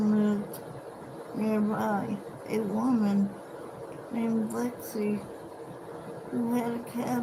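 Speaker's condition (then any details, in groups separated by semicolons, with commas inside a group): Cerebral palsy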